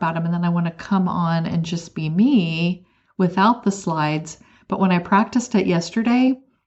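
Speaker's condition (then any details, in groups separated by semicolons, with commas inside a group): No condition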